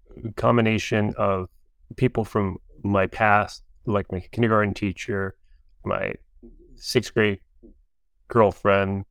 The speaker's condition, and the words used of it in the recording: Stuttering. You know, that's sort of the biggest wake-up call that this is not an intermittent issue.